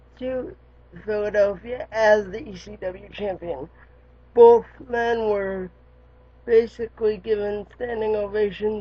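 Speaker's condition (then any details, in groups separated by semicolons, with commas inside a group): Cerebral palsy; lifelong, wheelchair user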